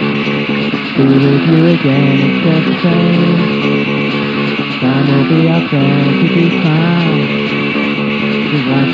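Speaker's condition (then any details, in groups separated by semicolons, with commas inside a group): No condition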